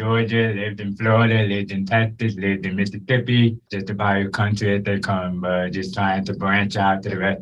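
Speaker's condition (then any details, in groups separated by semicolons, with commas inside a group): Born deaf; congenital deafness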